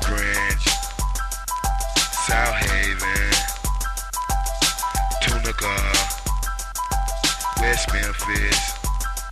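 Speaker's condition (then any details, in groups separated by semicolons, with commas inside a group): No condition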